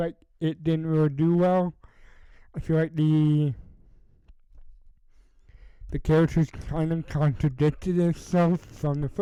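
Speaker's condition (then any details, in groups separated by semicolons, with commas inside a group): Cerebral palsy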